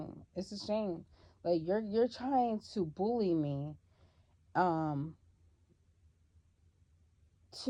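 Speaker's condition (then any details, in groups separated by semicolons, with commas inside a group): No condition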